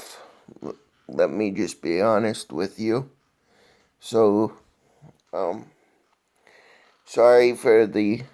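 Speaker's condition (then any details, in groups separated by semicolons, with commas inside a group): Cerebral palsy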